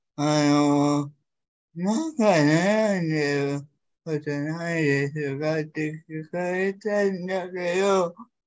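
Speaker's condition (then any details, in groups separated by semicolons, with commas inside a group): Cerebral palsy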